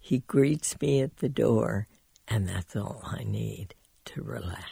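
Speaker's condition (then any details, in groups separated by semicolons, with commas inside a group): Spasmodic dysphonia; Oregon for treatment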